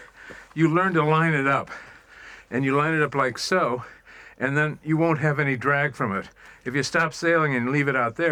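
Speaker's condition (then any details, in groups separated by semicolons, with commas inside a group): No condition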